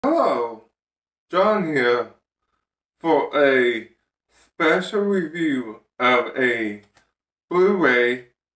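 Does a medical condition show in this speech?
Yes: ataxic cerebral palsy.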